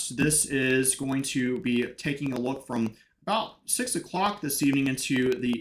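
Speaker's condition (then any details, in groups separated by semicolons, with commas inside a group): No condition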